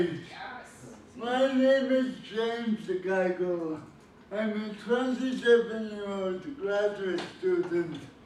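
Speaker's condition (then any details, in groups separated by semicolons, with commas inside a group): Cerebral palsy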